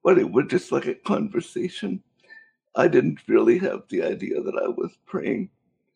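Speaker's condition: Cerebral palsy; cerebral palsy since birth

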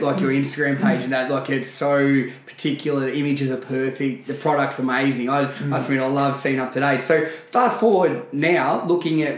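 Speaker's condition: No condition

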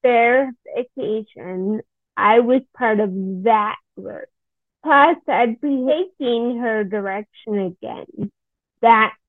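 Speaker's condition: Friedreich's ataxia; speech and swallowing issues, unclear whether from Friedreich's ataxia or multiple sclerosis

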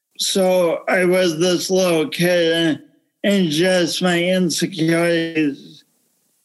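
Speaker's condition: Cerebral palsy; speech therapy

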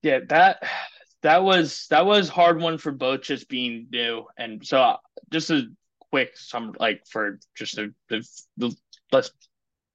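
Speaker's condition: Stuttering; lifelong stuttering, father also stutters; words sometimes take longer to come out, may look tense when getting stuck; repeated sounds, prolonged sounds

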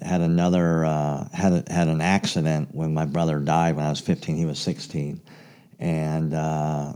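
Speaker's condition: Cleft palate, severe

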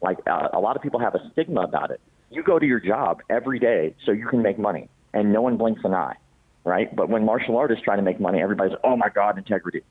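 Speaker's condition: Cleft palate; congenital

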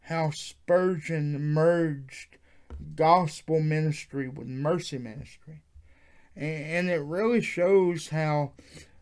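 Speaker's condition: Cerebral palsy; cerebral palsy from birth, wheelchair user

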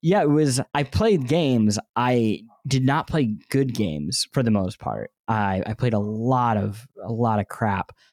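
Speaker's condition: Cleft lip and palate; 2-3 months recovery each

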